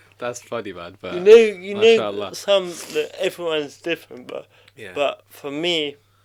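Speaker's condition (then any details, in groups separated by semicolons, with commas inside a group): Cerebral palsy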